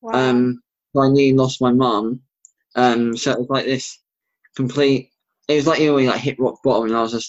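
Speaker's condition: Bilateral cleft lip and palate; congenital, severe

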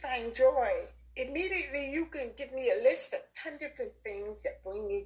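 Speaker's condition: Deafness; born with normal hearing

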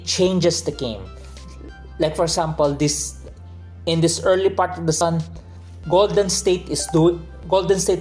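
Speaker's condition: No condition

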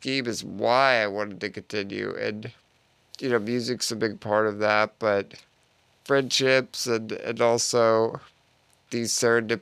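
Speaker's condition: Duchenne muscular dystrophy

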